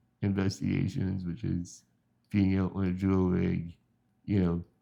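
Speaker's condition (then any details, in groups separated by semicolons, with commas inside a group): Spinal muscular atrophy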